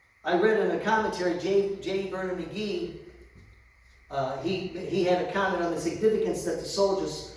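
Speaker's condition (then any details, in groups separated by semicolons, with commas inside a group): No condition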